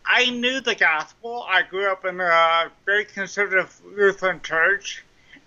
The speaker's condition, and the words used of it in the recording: Cerebral palsy. That's because I have a mild form of cerebral palsy, and I'm going to be joking about my speech impairment throughout the show.